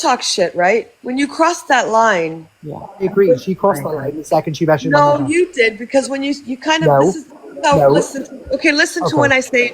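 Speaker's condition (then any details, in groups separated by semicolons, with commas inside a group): No condition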